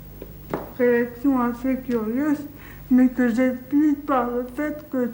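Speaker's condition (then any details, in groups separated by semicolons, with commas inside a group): Cerebral palsy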